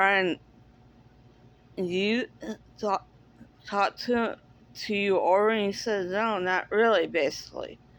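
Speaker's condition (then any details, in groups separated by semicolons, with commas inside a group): Cerebral palsy; speaks differently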